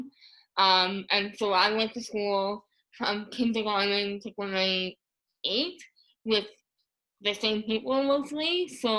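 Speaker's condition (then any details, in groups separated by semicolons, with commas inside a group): Moebius syndrome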